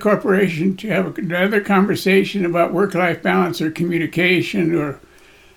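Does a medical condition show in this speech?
Yes: Parkinson's disease; Parkinson's disease at age 76 to 77, body tremor, shaking stops when holding heavy weights; Parkinson's getting in the way a little, daily cardio and gym workouts; voice shakes.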